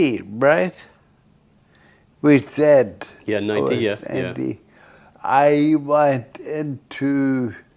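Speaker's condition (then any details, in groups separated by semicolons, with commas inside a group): Friedreich's ataxia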